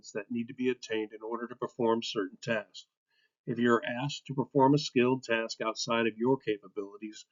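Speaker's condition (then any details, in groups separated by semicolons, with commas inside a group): No condition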